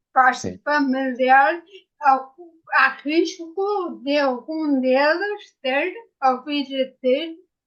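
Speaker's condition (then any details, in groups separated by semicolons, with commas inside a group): Ataxia after brain injury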